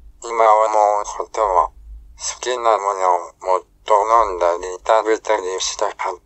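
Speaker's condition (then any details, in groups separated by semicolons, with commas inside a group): ALS, speech-generating device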